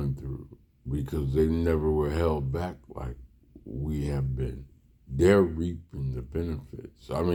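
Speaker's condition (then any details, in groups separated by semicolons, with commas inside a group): Slurred speech; still slurs words occasionally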